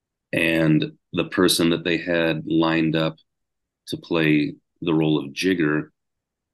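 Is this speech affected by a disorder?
No.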